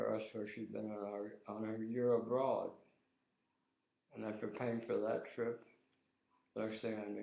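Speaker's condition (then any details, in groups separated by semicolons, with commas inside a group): Tongue cancer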